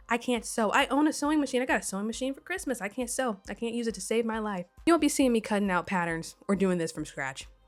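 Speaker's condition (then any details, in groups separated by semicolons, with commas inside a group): No condition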